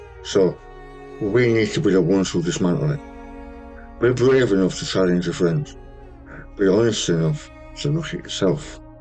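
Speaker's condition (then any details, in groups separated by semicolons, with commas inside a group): Stage 4 tongue cancer, hemiglossectomy; half tongue removed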